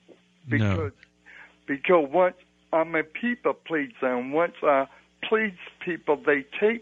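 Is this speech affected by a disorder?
Yes: cerebral palsy; cerebral palsy since birth; talks with great difficulty.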